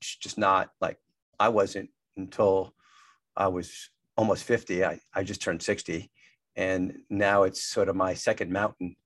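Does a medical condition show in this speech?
Yes: stuttering; age 60; here repeated words, prolonged sounds.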